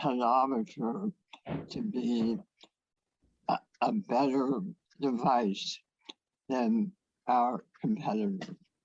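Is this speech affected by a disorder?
Yes: head and neck cancer.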